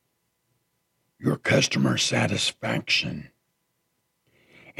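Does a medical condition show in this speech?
Yes: partial laryngectomy after throat cancer; half of larynx removed.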